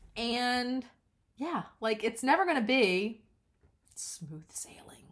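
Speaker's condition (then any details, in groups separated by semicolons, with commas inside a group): No condition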